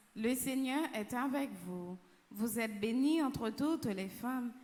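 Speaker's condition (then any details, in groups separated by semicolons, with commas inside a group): No condition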